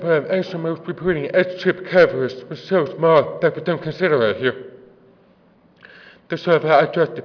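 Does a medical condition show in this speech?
Yes: deafness; deaf accent, offers to repeat if not understood.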